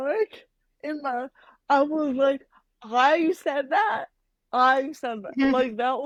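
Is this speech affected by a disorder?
Yes: cerebral palsy, mild; mainly affects speech.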